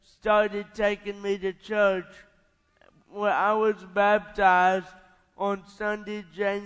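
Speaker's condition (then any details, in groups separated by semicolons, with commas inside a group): Cerebral palsy; onset about 30 to 40 days after birth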